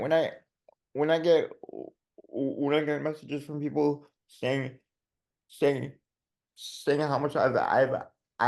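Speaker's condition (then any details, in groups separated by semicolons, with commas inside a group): Dystonia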